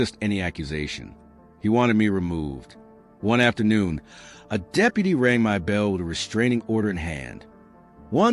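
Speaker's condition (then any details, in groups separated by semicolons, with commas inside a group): No condition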